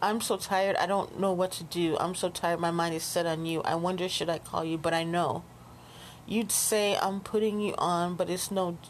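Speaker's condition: No condition

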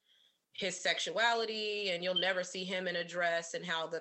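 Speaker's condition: No condition

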